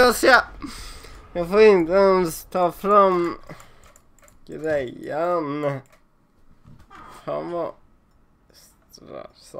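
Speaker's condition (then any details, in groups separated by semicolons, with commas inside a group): Cerebral palsy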